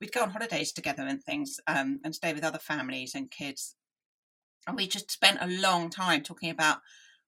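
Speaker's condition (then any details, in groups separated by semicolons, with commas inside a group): Deafness; deaf from early age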